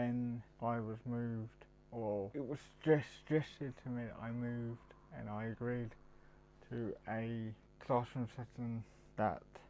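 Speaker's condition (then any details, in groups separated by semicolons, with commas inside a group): Cerebral palsy; mild, affects muscles and speech; mild disability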